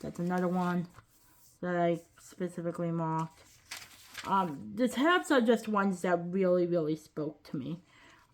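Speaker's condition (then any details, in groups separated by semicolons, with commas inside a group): Cerebral palsy, quadriplegic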